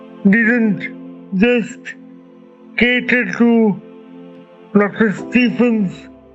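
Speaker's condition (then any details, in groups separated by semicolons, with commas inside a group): Cerebral palsy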